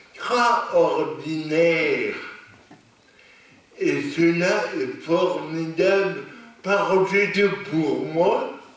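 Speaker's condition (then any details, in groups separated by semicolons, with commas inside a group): Cerebral palsy; lifelong, non-progressive; stable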